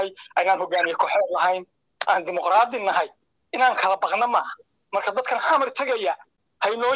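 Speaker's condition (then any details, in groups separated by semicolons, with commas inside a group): No condition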